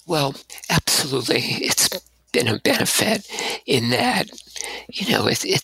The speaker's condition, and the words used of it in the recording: Spasmodic dysphonia. But as I say in my workshops, because a lot of times people are looking really concerned when they hear what I sound like.